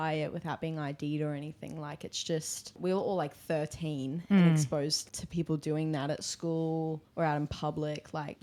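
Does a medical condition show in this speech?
No.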